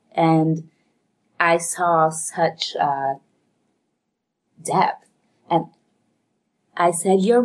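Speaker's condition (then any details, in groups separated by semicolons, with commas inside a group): Stuttering; blocks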